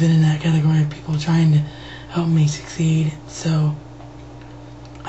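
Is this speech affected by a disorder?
Yes: cerebral palsy; wheelchair bound.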